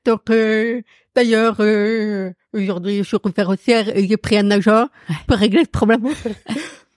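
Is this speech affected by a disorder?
Yes: profound deafness; audible accent from deafness.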